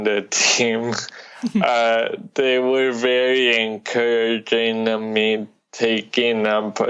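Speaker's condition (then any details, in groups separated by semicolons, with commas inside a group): Cerebral palsy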